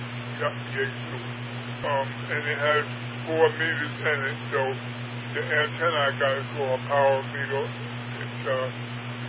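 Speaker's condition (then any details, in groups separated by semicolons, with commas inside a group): Parkinson's; unable to get around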